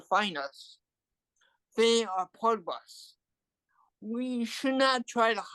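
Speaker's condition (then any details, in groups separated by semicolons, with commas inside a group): Cerebral palsy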